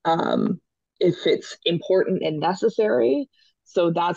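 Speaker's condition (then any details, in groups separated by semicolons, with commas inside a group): No condition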